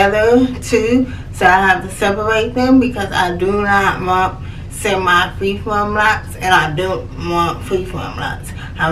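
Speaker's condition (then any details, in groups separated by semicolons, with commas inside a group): Cerebral palsy; from birth, left leg affected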